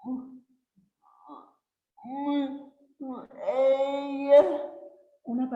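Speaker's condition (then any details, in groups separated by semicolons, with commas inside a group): Cerebral palsy; since birth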